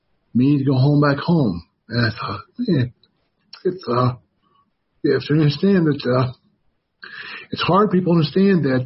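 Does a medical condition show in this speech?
Yes: Wernicke's aphasia after stroke; Wernicke's aphasia from stroke, speech therapy in inpatient rehab at Shands, Gainesville; could not speak at stroke onset, now talks fairly well, difficulty when others talk to him.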